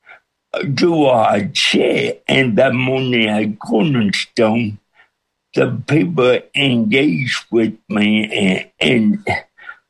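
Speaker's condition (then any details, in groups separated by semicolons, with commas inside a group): Cerebral palsy with speech impediment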